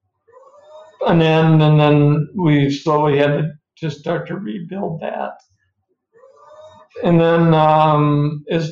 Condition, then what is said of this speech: ALS (motor neuron disease). So the one thing is you can see I'm still talking, so bulbar has been the last thing to affect me,